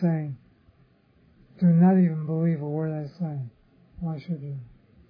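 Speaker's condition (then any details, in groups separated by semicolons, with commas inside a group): Parkinson's disease; others offer remedies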